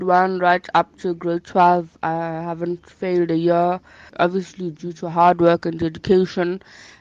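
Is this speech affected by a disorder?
Yes: bilateral sensorineural hearing loss; onset age 4 after mumps complications, both auditory nerves dead, failed nerve repair, four grommet surgeries, large ear-worn device; speech not fully clear and never was, ongoing speech therapy growing up, speaks rather than signs.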